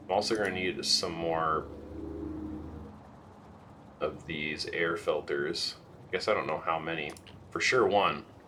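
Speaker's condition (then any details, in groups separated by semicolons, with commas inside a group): No condition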